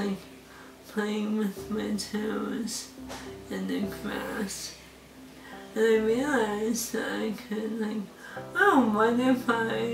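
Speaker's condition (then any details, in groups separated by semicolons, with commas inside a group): ALS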